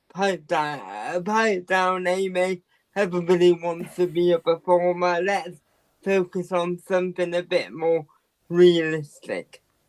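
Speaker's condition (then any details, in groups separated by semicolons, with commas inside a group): Quadriplegic cerebral palsy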